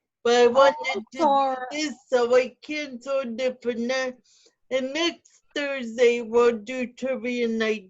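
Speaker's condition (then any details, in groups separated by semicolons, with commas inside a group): Cerebral palsy; stress affects whole body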